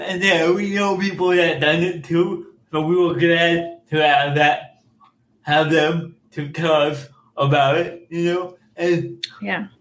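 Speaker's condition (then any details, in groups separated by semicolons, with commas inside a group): Cerebral palsy; caused by oxygen loss at birth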